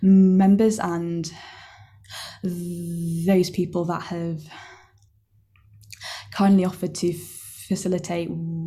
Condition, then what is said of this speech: Stuttering. Every time because I have a stammer and it's variable, it's changeable.